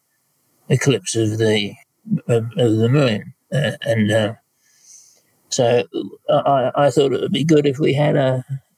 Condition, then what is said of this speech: Parkinson's disease. About the fact that he has Parkinson's disease, and only recently it has started to affect the way that he speaks.